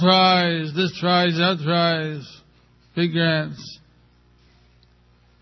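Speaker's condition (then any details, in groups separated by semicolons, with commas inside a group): Stroke with facial paralysis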